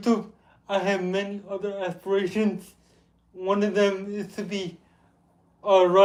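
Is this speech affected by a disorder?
Yes: cerebral palsy; with developmental delay.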